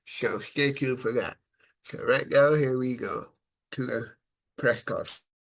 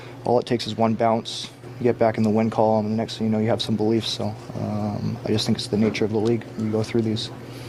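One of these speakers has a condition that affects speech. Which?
The first: cerebral palsy; from birth, affects brain and body muscles.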